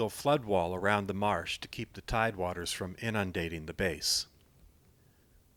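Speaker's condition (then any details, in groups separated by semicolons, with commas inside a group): No condition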